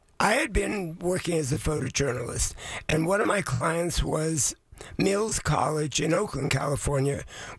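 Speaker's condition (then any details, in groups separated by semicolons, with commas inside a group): Voice changed after vocal cord surgery; voice changed since surgery, likened to Miles Davis after surgery, may sound less clear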